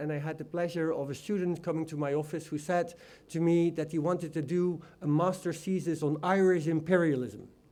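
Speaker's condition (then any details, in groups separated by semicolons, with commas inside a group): No condition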